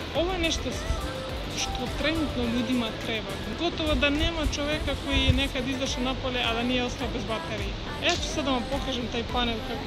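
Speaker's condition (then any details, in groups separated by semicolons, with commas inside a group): No condition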